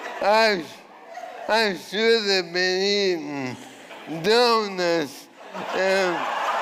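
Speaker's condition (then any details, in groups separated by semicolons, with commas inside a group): ALS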